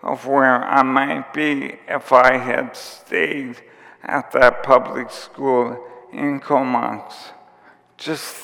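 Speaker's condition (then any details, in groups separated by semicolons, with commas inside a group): ALS; onset with tiredness and clumsiness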